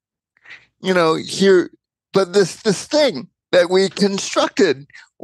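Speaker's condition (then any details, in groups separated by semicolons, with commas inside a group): Cerebral palsy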